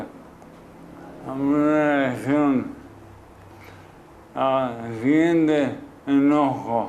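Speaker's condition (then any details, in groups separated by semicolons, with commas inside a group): Amyotrophic lateral sclerosis; speech among most affected areas, visibly impaired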